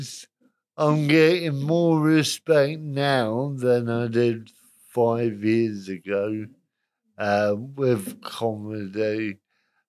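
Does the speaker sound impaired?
Yes: cerebral palsy, moderate; spastic, self-described middle range, delivery complications at birth, diagnosed in childhood; shaking, muscles tense and relax, whole-body spasms in bed, walks a bit funny; talks a bit funny.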